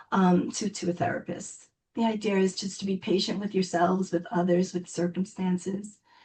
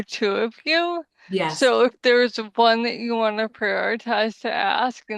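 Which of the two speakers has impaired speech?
The second: ALS; diagnosed before age 35; voice loss early on.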